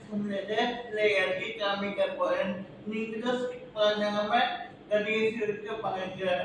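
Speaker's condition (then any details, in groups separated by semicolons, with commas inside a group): Cerebral palsy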